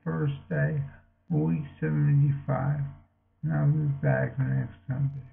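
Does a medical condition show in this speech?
Yes: multiple sclerosis.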